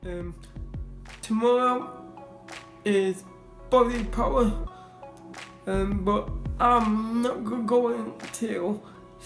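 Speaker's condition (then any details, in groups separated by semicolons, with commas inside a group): Cerebral palsy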